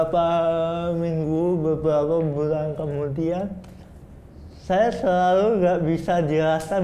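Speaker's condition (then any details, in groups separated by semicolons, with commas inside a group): Cerebral palsy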